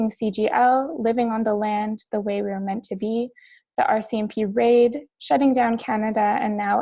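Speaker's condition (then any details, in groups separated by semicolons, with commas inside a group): No condition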